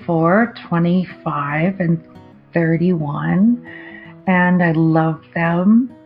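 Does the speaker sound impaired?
Yes: aphasia after stroke; aphasia getting a lot better, choir singing lost with aphasia.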